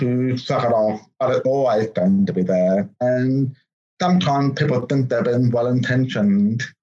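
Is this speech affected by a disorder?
Yes: profound deafness; congenital, born deaf.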